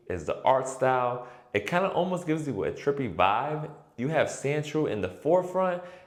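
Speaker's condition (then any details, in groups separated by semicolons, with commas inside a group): No condition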